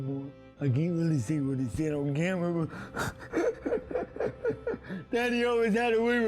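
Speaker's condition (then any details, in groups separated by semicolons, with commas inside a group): Cerebral palsy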